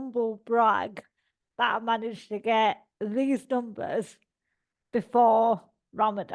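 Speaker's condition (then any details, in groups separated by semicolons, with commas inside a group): Cerebral palsy; all four limbs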